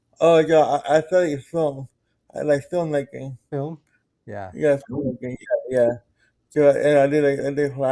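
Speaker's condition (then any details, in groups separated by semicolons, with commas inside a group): Cerebral palsy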